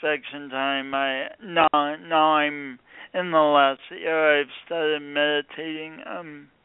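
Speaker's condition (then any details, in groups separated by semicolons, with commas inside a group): Speech impediment from birth injury; born few weeks early, oxygen loss on way to emergency room, coordination differences; speech impediment sounding unlike a regional accent, not a Midwestern accent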